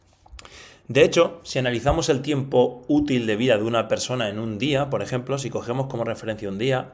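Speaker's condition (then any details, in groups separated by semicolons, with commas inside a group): No condition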